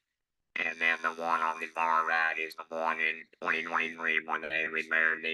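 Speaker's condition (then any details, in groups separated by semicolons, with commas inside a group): Laryngectomy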